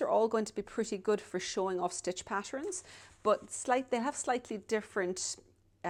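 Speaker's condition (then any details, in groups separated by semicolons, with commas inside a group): No condition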